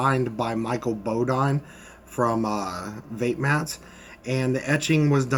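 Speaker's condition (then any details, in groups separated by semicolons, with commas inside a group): No condition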